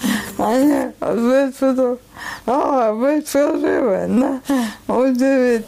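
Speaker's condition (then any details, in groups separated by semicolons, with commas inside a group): ALS; onset about 20 years ago as young mother expecting second child, foot turning when walking, diagnosed two years later; electric suction device at home, supported by Живи сейчас fund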